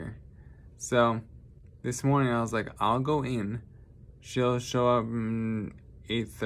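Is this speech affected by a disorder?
Yes: traumatic brain injury.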